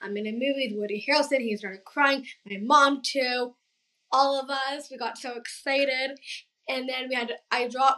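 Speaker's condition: Down syndrome; past speech therapy

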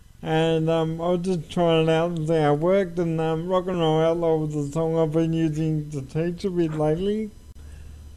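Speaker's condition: Cerebral palsy; from birth, uses wheelchair, drummer despite condition; joining via Zoom

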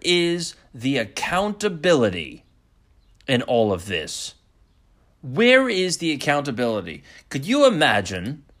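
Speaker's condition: No condition

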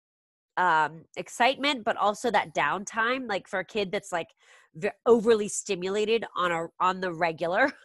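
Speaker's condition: No condition

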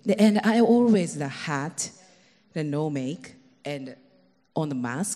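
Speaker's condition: No condition

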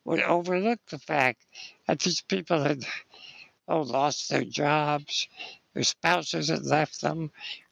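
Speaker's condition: Spinal muscular atrophy; age 60

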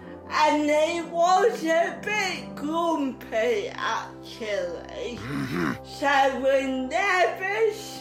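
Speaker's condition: Cerebral palsy

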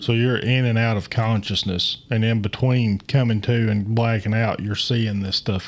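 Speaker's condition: No condition

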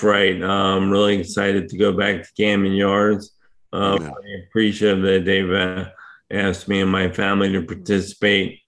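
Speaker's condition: ALS; hard to speak for long periods right now

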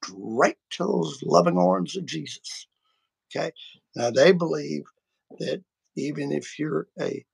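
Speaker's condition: Vocal cord surgery; including laser treatment

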